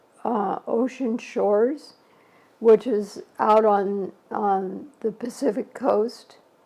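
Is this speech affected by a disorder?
Yes: ALS; shortly after diagnosis.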